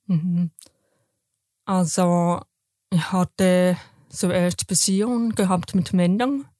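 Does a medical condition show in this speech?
Yes: deafness; congenital profound hearing loss to deafness, later cochlear implant.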